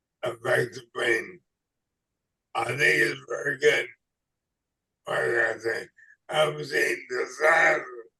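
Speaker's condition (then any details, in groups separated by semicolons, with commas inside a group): ALS/MND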